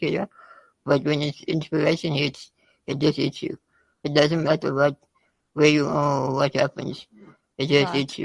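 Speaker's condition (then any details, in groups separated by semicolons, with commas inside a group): Spinal muscular atrophy type 2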